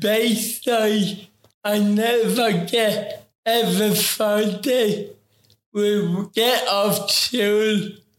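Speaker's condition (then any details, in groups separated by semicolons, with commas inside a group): Ataxic cerebral palsy; interview taken very slow, word for word, as mother advised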